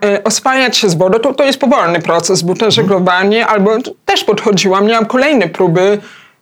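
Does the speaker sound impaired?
Yes: hard of hearing, cochlear implant.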